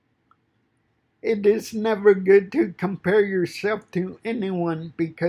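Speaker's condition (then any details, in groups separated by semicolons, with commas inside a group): Cerebral palsy; fine motor impairment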